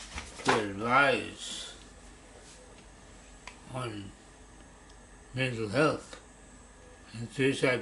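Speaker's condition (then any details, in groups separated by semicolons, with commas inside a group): Parkinson's disease; idiopathic per hospital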